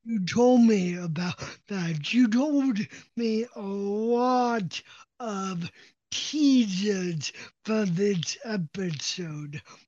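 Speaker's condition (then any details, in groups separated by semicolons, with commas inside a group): Cerebral palsy; disability not apparent to others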